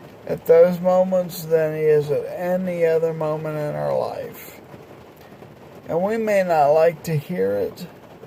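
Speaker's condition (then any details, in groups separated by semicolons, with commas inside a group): Multiple sclerosis; now progressive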